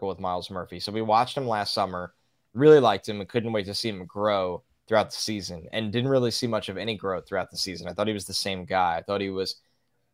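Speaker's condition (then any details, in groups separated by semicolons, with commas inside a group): No condition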